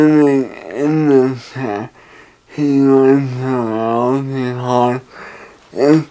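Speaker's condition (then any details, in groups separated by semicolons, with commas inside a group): Traumatic brain injury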